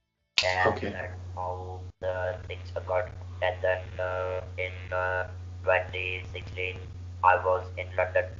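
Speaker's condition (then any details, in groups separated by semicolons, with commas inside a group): Laryngeal cancer surgery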